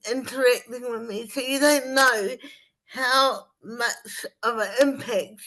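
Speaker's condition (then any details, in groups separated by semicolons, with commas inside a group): Spastic cerebral palsy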